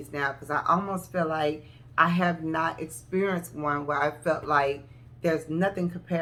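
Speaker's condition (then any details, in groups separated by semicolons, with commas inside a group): No condition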